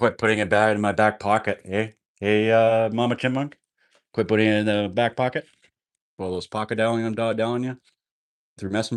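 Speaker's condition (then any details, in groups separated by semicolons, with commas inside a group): No condition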